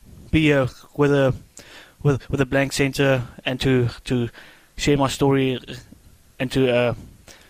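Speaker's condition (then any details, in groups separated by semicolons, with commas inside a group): Stutter; childhood onset after rat poison ingestion, hospitalized, first blamed on nerve damage, later found genetic; about 29 years since onset, told not curable, educated by Dr. Bird at Blank Center; severe in childhood, withdrew socially, avoided public speaking and answering telephone; repeated sounds, repeated words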